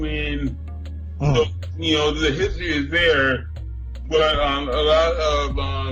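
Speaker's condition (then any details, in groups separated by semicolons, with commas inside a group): Cerebral palsy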